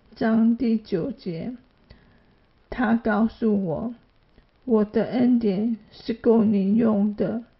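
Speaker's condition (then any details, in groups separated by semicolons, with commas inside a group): ALS; adult onset, hand weakness, arm muscle atrophy, involuntary muscle twitching throughout body, progressive muscle loss; reduced stamina, needs help dressing, brushing teeth, bathing and using phone; slower speech, quieter voice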